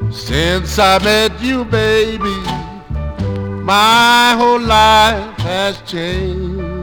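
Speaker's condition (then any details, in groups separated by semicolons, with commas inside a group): No condition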